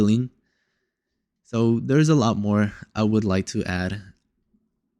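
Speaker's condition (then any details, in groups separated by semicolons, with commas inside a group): No condition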